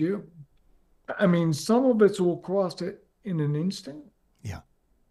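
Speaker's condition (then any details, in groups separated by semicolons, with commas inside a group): ALS; progressive, onset leg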